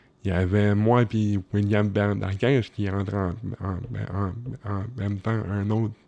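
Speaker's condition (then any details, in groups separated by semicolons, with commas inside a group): Cerebral palsy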